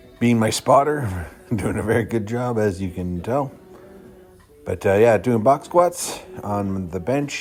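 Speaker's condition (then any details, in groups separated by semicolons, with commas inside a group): No condition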